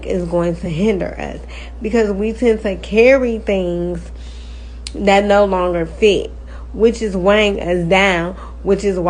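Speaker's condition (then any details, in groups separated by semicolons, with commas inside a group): Cerebral palsy, spastic; now talking and breathing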